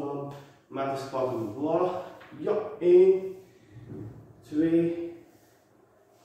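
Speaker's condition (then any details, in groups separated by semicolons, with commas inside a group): No condition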